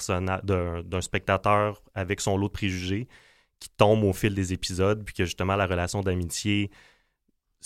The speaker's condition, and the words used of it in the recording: No condition.